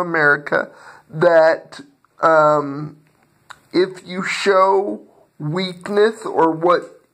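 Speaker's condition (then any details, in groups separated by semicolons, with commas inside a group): Cerebral palsy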